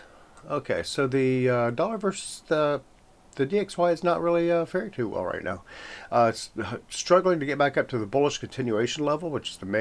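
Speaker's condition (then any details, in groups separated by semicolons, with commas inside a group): No condition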